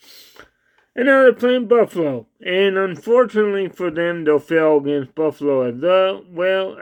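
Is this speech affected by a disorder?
Yes: cerebral palsy.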